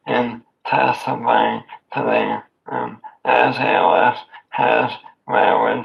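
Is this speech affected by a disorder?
Yes: amyotrophic lateral sclerosis.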